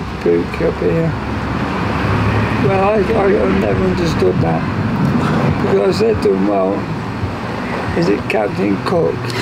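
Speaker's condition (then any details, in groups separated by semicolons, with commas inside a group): Motor neurone disease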